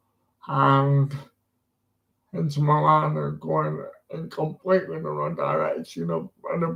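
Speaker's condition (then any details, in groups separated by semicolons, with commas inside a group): Disability affecting speech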